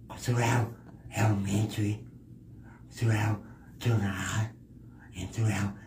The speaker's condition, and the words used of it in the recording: Cerebral palsy. Throughout elementary, throughout junior high, and throughout high school, yeah. I was bullied because my speech, because of my, the way I talk,